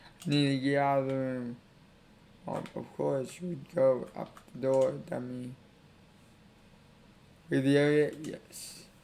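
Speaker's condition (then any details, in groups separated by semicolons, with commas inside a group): Cerebral palsy; affects legs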